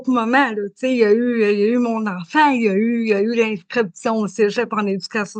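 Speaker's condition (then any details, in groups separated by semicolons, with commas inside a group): Cerebral palsy; spastic diplegic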